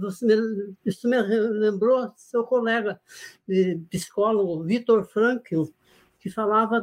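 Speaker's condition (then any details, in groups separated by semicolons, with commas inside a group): Parkinson's disease; symptoms come on at uncontrollable times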